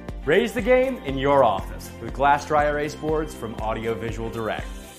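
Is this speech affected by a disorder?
No.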